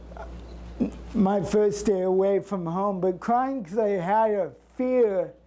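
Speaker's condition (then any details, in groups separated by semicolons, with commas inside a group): Cerebral palsy; since birth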